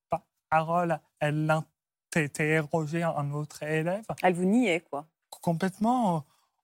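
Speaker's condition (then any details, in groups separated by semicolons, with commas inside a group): Stuttering; onset at about age 4 after grandmother's throat cancer, fluent before, once misdiagnosed as Gilles de la Tourette; no attempts to control stuttering; part-word and word repetitions, frequent euh fillers; repeated sounds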